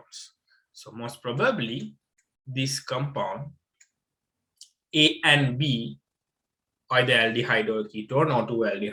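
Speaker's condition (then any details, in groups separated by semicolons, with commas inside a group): No condition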